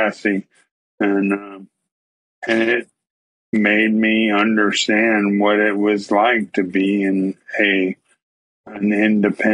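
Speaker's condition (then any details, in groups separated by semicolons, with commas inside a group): ALS; voice affected, poor nose-throat control, persistent nasal quality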